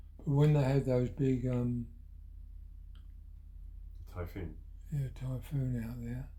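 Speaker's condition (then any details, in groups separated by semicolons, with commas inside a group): Parkinson's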